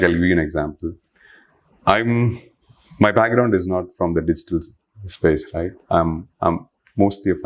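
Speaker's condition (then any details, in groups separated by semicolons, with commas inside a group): No condition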